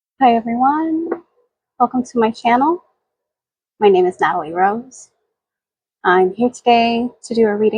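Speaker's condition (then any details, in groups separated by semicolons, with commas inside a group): No condition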